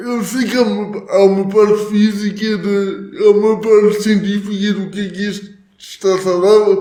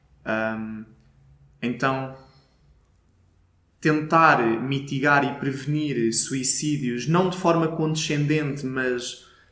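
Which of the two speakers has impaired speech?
The first: cerebral palsy; motor disability, affects walking and speaking; atypical speech, weekly speech therapy in childhood.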